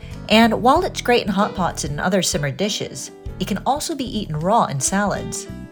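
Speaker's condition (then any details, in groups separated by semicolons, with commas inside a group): No condition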